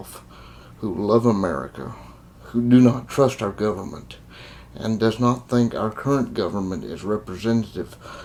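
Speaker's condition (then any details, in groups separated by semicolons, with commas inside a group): Cerebral palsy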